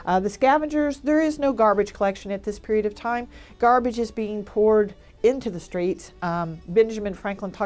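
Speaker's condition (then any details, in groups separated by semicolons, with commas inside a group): No condition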